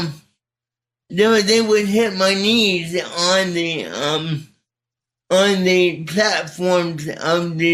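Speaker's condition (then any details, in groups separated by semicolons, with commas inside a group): Cerebral palsy; spastic type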